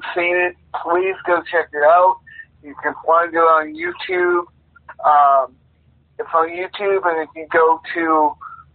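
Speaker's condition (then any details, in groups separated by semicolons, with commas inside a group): Cerebral palsy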